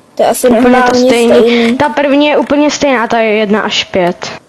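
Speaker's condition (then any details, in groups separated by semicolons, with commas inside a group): No condition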